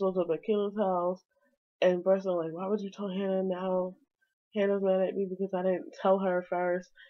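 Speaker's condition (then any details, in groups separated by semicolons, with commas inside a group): No condition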